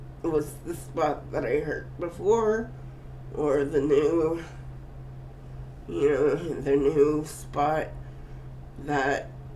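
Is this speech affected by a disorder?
Yes: cerebral palsy.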